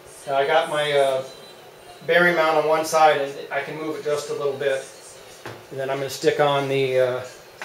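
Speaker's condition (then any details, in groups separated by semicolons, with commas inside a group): No condition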